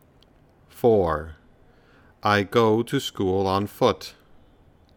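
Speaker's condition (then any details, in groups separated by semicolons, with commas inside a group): No condition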